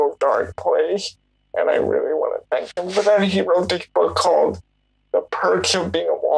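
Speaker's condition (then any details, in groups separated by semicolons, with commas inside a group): Cerebral palsy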